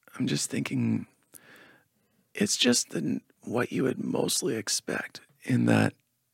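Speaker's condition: Spasmodic dysphonia; lower voice inconsistent

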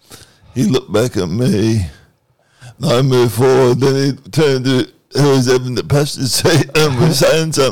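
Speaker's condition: Cerebral palsy

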